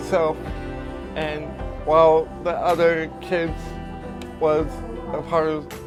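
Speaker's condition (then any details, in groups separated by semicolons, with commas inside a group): Cerebral palsy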